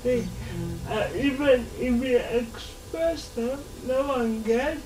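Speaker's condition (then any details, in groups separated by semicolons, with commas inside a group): Cerebral palsy; since birth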